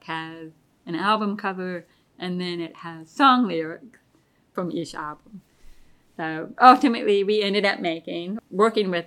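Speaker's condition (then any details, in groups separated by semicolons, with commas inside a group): Deafness; pretty bad tinnitus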